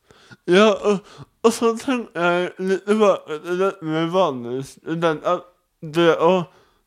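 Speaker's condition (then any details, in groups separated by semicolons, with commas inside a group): Cerebral palsy; needs personal assistance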